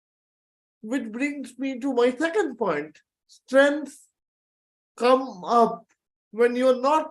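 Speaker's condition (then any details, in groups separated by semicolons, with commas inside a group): Cerebral palsy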